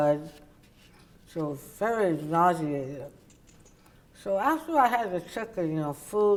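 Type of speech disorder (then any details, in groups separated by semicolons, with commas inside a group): Speech after partial glossectomy; oral cavity cancer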